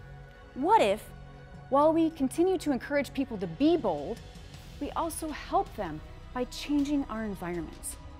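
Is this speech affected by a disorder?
No.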